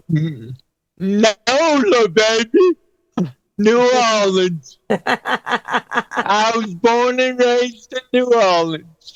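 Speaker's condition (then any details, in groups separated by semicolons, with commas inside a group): Cerebral palsy; present since birth; 49 years with condition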